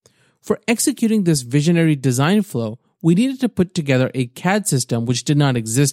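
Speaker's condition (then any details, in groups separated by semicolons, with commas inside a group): No condition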